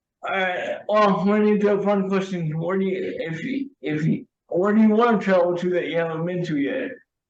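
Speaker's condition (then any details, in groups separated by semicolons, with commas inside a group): Cerebral palsy; wheelchair user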